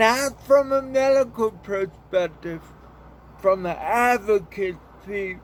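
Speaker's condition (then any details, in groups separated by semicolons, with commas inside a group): Cerebral palsy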